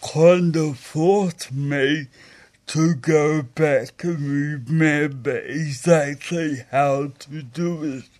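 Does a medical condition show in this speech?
Yes: stroke with aphasia; acquired brain injury from stroke, disability mostly in brain controlling muscles, balance issues, walks funny; talks funny, a bit of aphasia, thinking fine.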